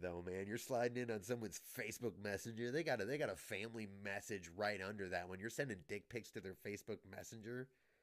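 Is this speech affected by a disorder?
No.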